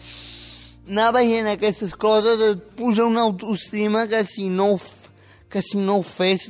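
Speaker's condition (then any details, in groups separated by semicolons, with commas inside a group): Spastic quadriplegic cerebral palsy; neurons lost, no control of legs, legs strapped to keep controlled, uses wheelchair, doctor error suspected but unproven; age 18; control of speech retained, good communicative ability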